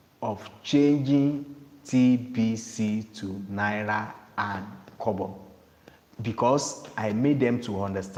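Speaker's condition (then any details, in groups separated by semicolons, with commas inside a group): No condition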